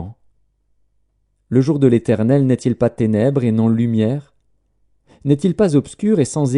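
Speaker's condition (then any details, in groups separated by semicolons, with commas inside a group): No condition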